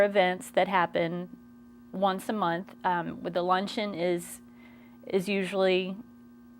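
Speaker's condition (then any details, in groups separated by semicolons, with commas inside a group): No condition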